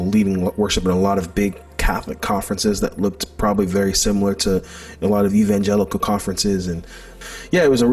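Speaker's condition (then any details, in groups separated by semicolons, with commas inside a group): No condition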